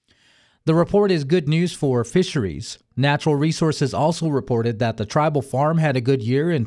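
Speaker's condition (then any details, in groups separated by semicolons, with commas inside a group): No condition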